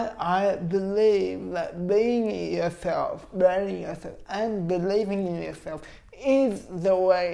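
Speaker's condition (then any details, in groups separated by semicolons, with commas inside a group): Cerebral palsy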